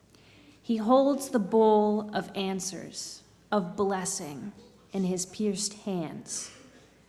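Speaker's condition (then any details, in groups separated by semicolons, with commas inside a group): No condition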